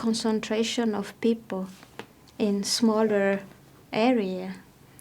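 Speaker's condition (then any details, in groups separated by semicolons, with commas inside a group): No condition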